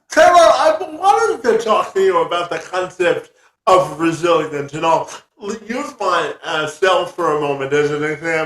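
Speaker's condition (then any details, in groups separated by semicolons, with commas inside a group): Cerebral palsy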